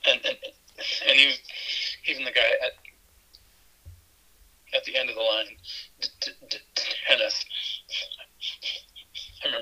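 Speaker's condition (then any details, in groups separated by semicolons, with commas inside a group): Stuttering; stuttering since childhood, not healed; pretty fluent in this conversation, nerves may add to stutter; fluency varies, at times can hardly get words out, stuttered horribly through Coffee Hag show, Mankato; repeated sounds, prolonged sounds, blocks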